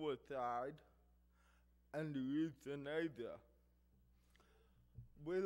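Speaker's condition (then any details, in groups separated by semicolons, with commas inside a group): Cerebral palsy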